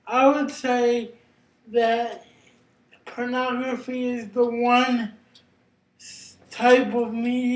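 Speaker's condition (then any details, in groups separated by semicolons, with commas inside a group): Cerebral palsy; brain injury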